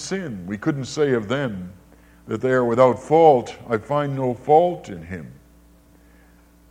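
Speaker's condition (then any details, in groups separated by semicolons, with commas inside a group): No condition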